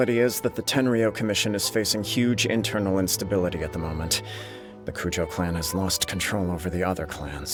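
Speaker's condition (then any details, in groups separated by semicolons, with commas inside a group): No condition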